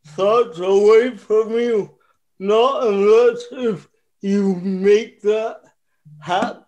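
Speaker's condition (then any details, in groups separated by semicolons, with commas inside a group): Cerebral palsy; therapy became weight training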